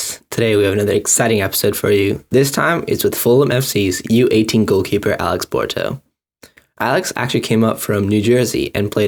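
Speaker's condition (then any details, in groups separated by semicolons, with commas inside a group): No condition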